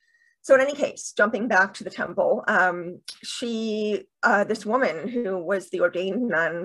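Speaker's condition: Deafness with cochlear implants, bilateral cochlear implants

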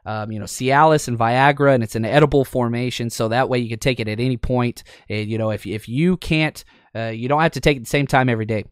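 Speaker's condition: No condition

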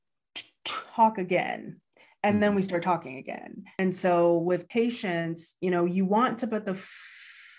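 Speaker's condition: Stuttering; lifelong stutter since grade school, past speech therapy, public speaking since 2014 as fear exposure; fluency varies day to day, some days very fluent, others not, worries about being understood; prolonged sounds

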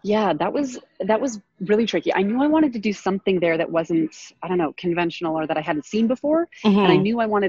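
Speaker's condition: No condition

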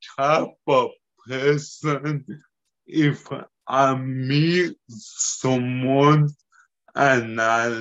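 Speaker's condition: Cerebellar and spinal ataxia; degenerative nervous system disease, works with physio; ataxia affects speech, movement, hand movement, daily activities

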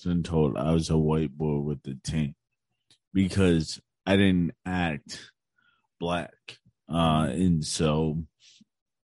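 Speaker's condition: Cerebral palsy; hard to relax muscles

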